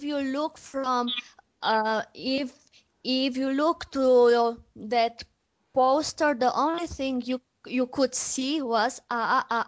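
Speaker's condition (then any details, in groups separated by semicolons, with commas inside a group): Stuttering; onset at age 4, voice changed suddenly about half year before onset, speech therapy three times without change; stutters for over 20 years, still stutters; stuttering with repeated phrases and part-words, self-corrections; repeated words, blocks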